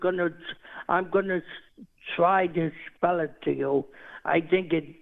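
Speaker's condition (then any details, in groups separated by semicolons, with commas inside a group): Cerebral palsy; later learned to walk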